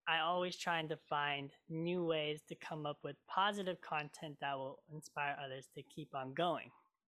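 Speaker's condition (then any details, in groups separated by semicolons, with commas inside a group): Cleft lip and palate; cleft made eating, talking and singing hard while growing up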